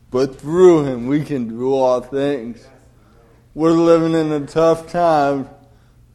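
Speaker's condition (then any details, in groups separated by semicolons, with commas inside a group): Cerebral palsy; Kennedy Krieger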